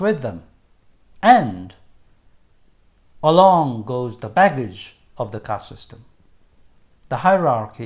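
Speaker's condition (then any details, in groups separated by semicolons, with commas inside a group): No condition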